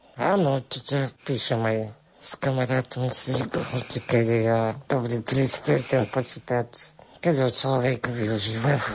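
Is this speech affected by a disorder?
Yes: spinal muscular atrophy with tracheostomy; congenital progressive muscle wasting, onset early childhood, tracheostomy at age 14, ventilator breathing support; 24 years old, ventilator-assisted breathing via tracheostomy, progressive loss of ability to move; had to learn to push ventilator-delivered air up to vocal cords to speak.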